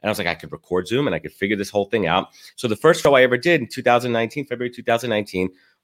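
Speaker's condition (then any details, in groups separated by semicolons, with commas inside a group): No condition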